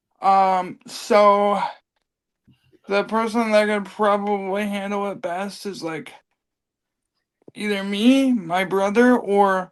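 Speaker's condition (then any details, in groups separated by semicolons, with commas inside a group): Cerebral palsy; from birth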